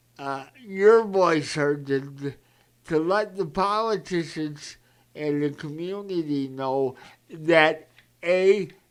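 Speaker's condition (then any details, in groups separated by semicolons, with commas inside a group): Cerebral palsy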